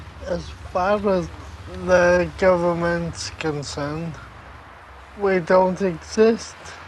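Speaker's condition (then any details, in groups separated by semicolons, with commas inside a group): Friedreich's ataxia; progressive, nervous system affected; cannot walk, about 30 years since onset; difficulty speaking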